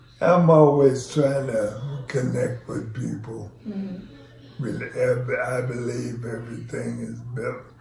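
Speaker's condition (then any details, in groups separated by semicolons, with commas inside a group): ALS; onset left foot drop, then left leg weakness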